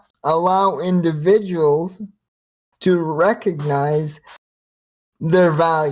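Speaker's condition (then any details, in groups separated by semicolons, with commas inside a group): Cerebral palsy, spastic quadriplegia; quite severe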